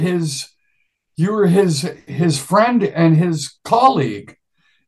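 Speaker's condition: No condition

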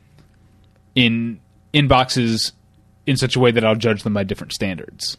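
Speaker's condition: No condition

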